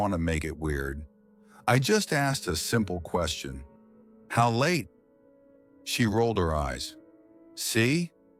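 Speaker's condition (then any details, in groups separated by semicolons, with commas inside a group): No condition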